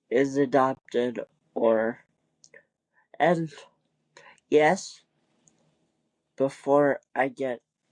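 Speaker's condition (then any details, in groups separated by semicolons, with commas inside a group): Cerebral palsy; wheelchair user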